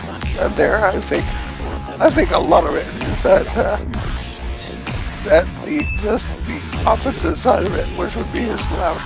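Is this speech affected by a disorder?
Yes: cerebellar ataxia from brain tumour.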